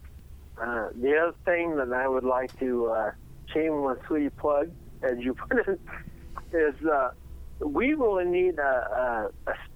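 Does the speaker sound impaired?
Yes: cerebellar ataxia; diagnosed about 12 years ago, cerebellum two thirds missing on MRI, tested for hereditary Friedreich's form, dad's-side family history, cause unknown; degenerative, untreatable, not in wheelchair, no medicine due to drug hypersensitivity, recent lower back MRI, foot numbness, leg neuropathy pain.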